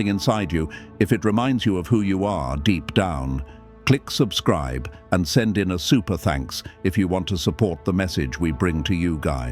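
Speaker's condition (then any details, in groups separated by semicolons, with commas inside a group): No condition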